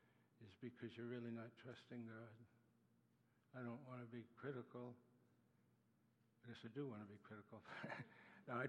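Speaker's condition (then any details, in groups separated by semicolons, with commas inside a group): Parkinson's disease; neuropathy attacks nerves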